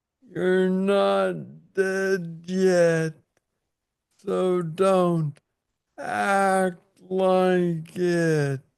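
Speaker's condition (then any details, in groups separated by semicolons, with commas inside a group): Parkinson's disease; young onset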